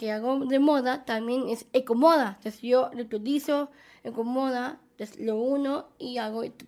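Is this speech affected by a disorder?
Yes: Down syndrome; present from birth.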